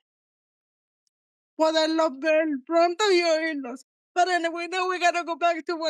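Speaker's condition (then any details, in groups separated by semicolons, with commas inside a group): Cerebral palsy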